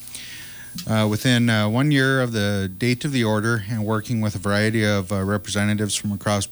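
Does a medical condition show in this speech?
No.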